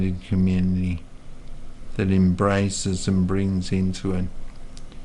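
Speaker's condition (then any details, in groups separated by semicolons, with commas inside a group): Multiple sclerosis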